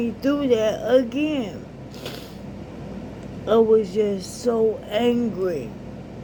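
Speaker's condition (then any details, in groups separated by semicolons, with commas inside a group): ALS; recently diagnosed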